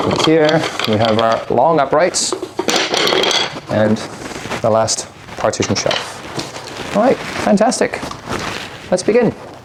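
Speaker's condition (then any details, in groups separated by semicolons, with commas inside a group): No condition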